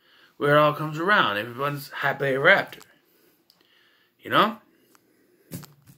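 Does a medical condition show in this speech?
No.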